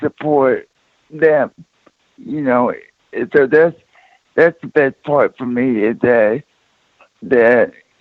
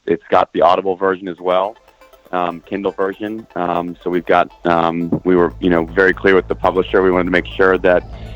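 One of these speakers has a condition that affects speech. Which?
The first: cerebral palsy.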